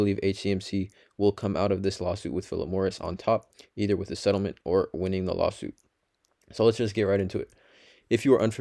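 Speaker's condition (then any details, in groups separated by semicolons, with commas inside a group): No condition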